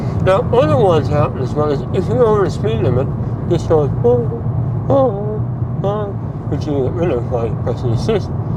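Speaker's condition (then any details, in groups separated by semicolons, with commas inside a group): Mouth cancer surgery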